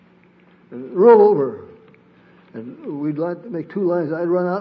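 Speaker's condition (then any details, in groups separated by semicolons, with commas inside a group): Parkinson's disease; sleep disrupted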